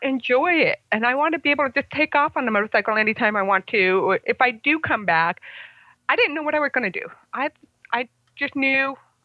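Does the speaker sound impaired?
Yes: congenital hearing loss; congenital deafness, mother had German measles in pregnancy, about 75% hearing loss.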